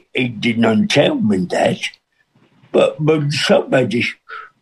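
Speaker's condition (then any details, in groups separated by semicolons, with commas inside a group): Cerebral palsy with speech impediment; speech impediment since birth, John Hayes feared nobody could understand, audience followed within minutes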